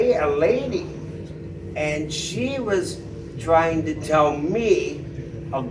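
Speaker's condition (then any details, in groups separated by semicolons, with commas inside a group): Cerebral palsy; needs substantial care assistance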